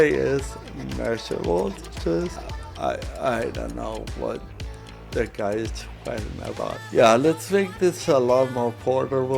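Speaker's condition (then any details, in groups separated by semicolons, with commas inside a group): Cerebral palsy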